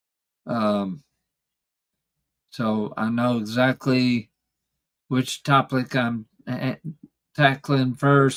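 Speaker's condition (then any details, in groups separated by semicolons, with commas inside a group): ALS; formerly paralyzed, wheelchair, now walking again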